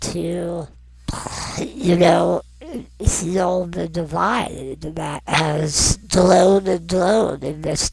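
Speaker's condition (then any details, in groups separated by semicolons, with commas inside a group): Non-progressive muscular dystrophy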